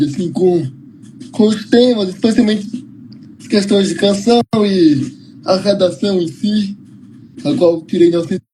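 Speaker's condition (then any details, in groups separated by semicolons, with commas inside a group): Cerebral palsy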